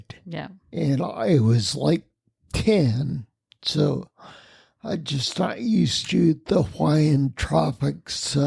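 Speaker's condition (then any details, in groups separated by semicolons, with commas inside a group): Spinocerebellar ataxia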